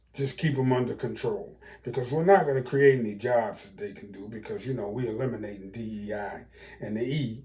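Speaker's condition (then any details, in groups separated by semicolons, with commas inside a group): No condition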